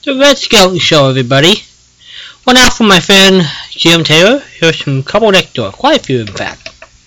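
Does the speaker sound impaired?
No.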